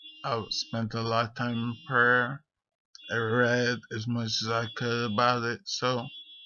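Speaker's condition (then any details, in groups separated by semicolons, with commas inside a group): Multiple sclerosis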